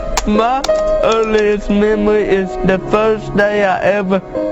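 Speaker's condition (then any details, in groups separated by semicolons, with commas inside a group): Cerebral palsy; born premature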